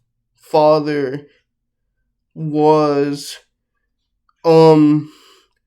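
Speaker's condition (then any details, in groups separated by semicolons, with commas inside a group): Cerebral palsy, mixed, mild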